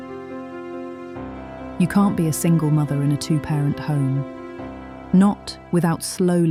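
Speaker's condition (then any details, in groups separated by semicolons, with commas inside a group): No condition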